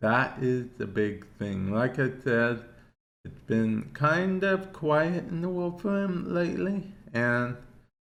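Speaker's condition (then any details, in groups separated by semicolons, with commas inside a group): Cerebral palsy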